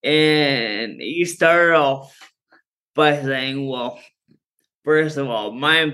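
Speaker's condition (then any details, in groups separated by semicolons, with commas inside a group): Friedreich's ataxia; managed with cannabis for neuropathic pain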